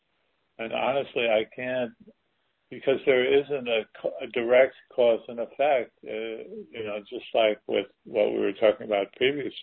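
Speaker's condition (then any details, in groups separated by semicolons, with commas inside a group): Parkinson's disease; stem cell infusions in houston, infusions finished, assessment due in september; carbidopa levodopa of little help, symptoms vary day to day, stress flares symptoms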